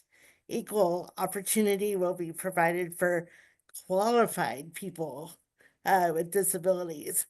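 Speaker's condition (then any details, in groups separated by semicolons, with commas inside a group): Cerebral palsy; uses power wheelchair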